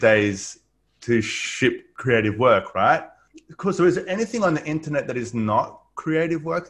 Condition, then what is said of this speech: Stuttering. Believing that the fact that you have a stutter means you shouldn't have a podcast because you aren't hitting every single word at the rhythm you're supposed to.